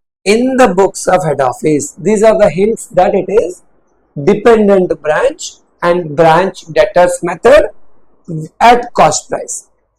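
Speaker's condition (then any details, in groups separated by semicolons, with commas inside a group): No condition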